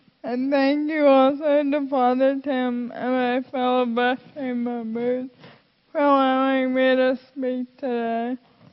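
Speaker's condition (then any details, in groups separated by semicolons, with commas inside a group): Friedreich's ataxia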